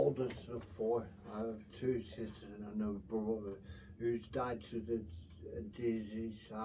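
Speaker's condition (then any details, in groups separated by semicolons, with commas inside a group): Brain infection with surgery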